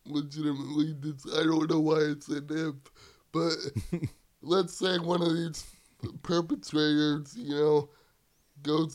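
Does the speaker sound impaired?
Yes: cerebral palsy; wheelchair user.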